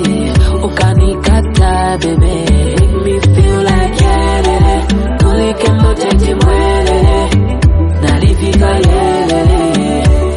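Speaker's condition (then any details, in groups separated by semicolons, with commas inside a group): No condition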